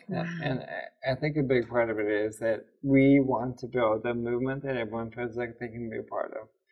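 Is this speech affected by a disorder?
Yes: ALS; voice and hands affected.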